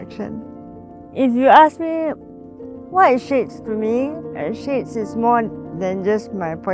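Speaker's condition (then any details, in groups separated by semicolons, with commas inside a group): Cerebral palsy; from birth, mainly affects movement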